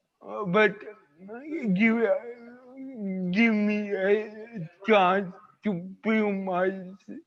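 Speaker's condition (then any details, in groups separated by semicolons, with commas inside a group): Cerebral palsy; cannot speak normally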